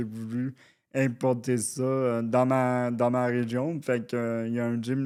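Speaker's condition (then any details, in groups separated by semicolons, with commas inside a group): Cerebral palsy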